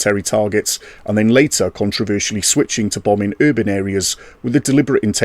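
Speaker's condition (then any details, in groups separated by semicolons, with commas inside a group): No condition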